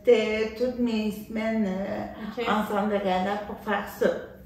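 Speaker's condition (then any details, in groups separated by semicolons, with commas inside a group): Cerebral palsy; from birth, uses wheelchair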